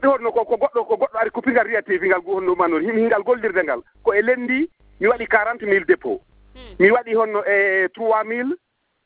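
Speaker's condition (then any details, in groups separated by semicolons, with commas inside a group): No condition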